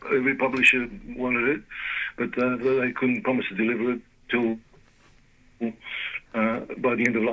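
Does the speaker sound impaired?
Yes: Parkinson's disease; limited capacity, can't do much more.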